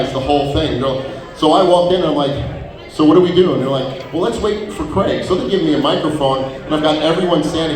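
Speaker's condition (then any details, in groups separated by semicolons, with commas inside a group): No condition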